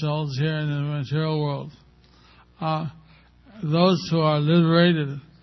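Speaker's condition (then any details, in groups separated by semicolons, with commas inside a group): Stroke with facial paralysis; half of face still paralyzed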